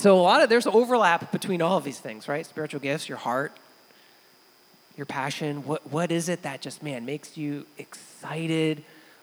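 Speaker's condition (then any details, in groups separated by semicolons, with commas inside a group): No condition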